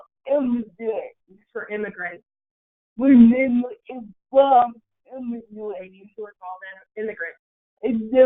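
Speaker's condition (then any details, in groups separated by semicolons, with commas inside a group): Cerebral palsy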